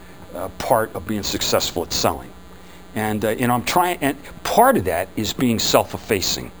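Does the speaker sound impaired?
No.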